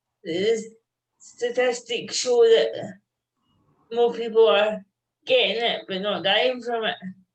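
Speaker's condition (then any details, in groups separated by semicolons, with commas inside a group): Cerebral palsy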